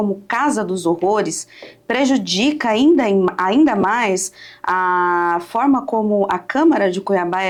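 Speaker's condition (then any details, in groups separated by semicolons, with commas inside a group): No condition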